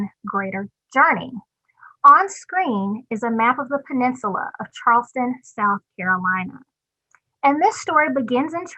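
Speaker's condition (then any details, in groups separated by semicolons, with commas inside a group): No condition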